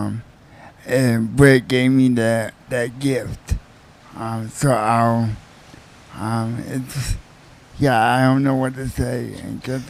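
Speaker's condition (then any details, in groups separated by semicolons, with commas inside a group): Quadriplegic cerebral palsy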